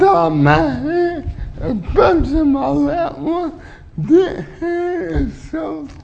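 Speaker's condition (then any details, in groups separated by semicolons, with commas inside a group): Cerebral palsy; body constantly fights back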